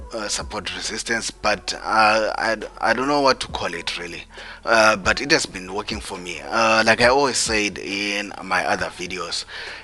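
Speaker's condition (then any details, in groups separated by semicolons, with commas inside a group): No condition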